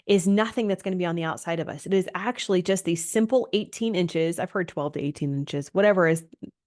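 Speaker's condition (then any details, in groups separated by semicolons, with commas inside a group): No condition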